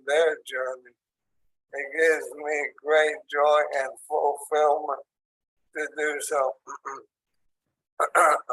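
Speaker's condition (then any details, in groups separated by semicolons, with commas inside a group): ALS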